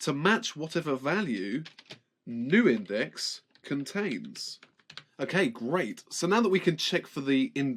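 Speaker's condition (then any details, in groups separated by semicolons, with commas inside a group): No condition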